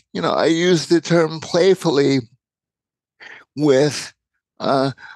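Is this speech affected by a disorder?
Yes: cerebral palsy.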